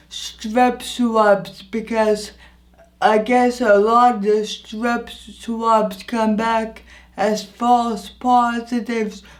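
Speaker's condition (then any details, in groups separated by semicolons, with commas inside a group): Anoxic brain injury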